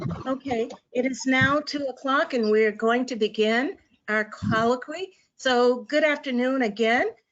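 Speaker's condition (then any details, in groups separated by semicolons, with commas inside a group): No condition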